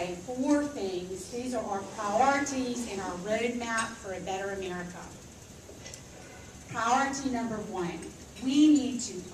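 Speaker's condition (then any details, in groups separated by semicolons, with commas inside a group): No condition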